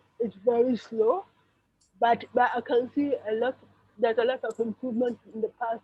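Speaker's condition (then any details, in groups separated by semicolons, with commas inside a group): Cerebral palsy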